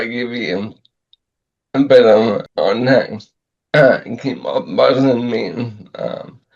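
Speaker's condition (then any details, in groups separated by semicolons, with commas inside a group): ALS; about two years since onset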